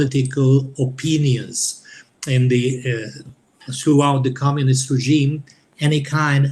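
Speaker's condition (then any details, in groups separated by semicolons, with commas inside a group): No condition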